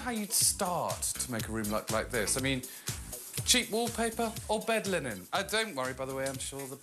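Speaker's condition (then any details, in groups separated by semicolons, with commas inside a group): No condition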